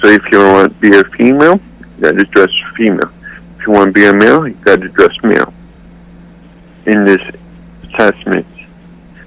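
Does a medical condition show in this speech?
Yes: cerebral palsy; accepts own voice.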